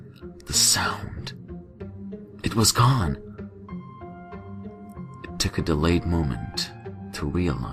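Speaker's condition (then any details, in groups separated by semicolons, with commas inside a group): No condition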